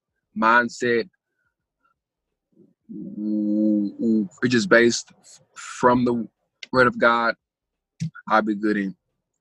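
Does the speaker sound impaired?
Yes: stuttering; stuttering since childhood; ongoing stutter, may never stop stuttering; stutter audible in recording, formerly heavily hindered speaking; here blocks.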